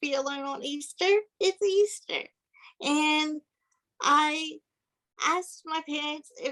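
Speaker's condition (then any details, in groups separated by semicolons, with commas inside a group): Cerebral palsy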